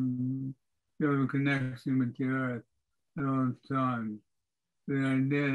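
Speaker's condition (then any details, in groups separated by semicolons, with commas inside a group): Parkinson's disease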